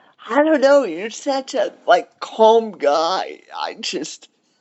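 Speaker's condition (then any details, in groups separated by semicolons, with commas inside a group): Cerebral palsy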